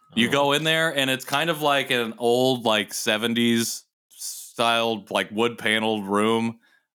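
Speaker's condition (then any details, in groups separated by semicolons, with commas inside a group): No condition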